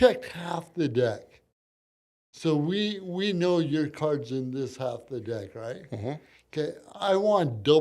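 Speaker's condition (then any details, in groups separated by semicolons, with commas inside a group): Cerebral palsy; from birth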